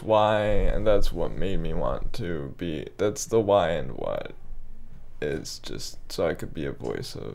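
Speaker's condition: Cerebral palsy, spastic quadriplegia

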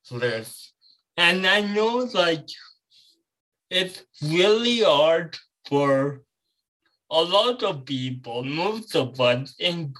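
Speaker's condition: Cerebral palsy

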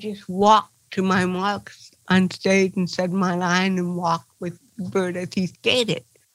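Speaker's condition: Cerebral palsy; involuntary movements

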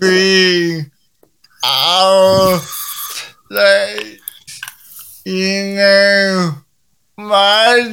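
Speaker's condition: Cerebral palsy; linked to preeclampsia at birth

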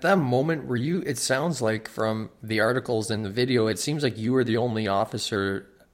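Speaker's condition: No condition

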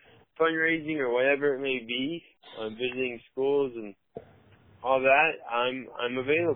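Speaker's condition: Cerebral palsy; from birth, mild, used AFOs, SMAFOs, leg immobilizers, physical and occupational therapy, never forearm crutches; had speech therapy

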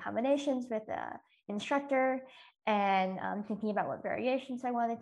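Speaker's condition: Cleft lip and palate

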